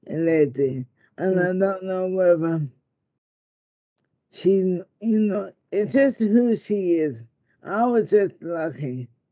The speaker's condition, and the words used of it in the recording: ALS (motor neuron disease). Like, if I start speaking, they were like, okay, don't speak, it's okay.